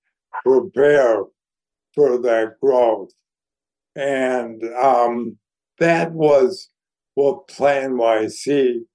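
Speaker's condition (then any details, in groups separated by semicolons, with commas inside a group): ALS; declining health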